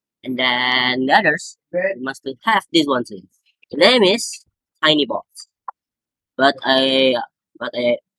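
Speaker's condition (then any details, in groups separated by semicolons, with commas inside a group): No condition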